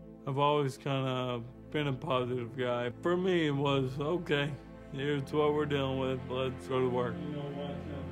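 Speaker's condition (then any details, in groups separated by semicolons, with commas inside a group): ALS; feeding tube, speaks through an aid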